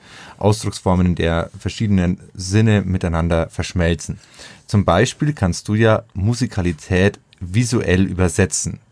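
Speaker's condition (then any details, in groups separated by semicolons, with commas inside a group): No condition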